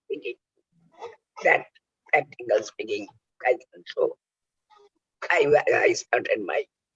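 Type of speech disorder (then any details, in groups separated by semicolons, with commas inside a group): Oesophageal speech; laryngectomy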